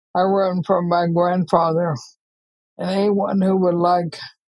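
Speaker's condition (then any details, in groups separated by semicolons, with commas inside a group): ALS; estimated little over a year to live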